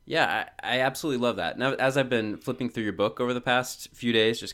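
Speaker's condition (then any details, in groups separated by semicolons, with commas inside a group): No condition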